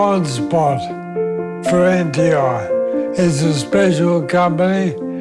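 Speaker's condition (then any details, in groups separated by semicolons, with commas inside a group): Motor neurone disease; voice fatigue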